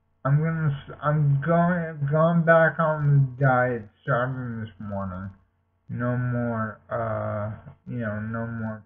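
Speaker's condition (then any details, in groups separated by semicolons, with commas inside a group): Multiple sclerosis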